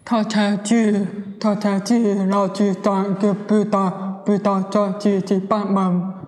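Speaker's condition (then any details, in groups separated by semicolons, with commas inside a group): Hearing impairment; hears car horns and ambulance sirens with hearing aid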